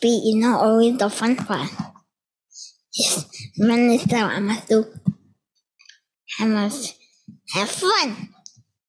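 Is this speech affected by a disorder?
Yes: spinal muscular atrophy; genetic, diagnosed at 13 months, absent reflexes, wheelchair user, weak legs, hands and lungs, scoliosis and kyphosis; age 12 at interview, recent treatment to stop neuron loss, BiPAP ventilator every night when sleeping; weak respiratory muscles, breathing neurons dying over 10 years, spine curvature collapsed most lung volume.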